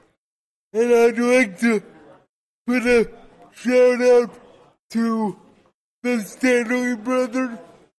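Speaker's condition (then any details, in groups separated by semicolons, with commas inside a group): Cerebral palsy; uses powered wheelchair, uses cannabis to treat cerebral palsy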